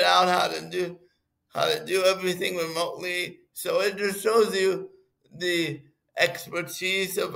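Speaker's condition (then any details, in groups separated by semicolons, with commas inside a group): Cerebral palsy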